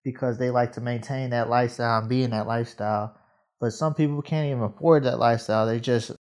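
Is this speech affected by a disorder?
No.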